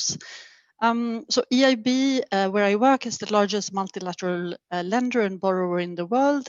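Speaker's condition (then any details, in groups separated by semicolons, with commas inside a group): No condition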